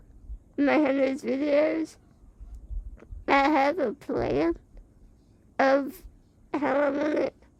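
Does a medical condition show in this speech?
Yes: spinal muscular atrophy type 2.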